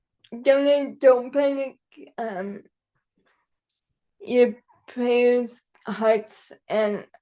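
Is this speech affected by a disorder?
Yes: cerebral palsy; able to articulate and speak.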